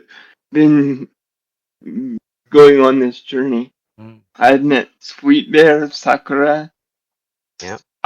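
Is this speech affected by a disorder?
Yes: generalized dystonia.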